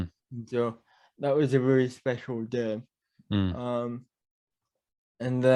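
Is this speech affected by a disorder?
Yes: cerebral palsy; mild speech impediment.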